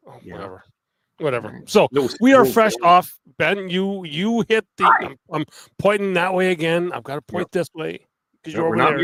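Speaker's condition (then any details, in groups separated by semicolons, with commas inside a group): No condition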